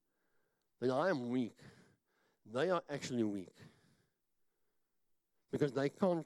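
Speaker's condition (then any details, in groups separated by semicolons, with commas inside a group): Cleft palate; congenital, tongue grown into palate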